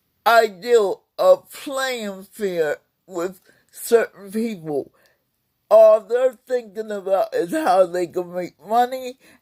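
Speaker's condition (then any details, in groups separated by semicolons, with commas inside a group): Cerebral palsy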